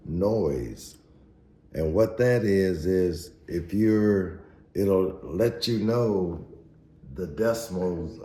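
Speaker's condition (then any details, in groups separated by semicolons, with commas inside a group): No condition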